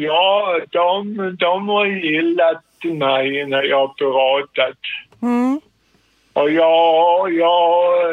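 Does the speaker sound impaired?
Yes: cerebral palsy; sudden involuntary jerks, considered a functional impairment not a disease.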